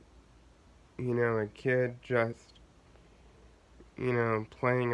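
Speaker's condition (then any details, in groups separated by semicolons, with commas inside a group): Cerebral palsy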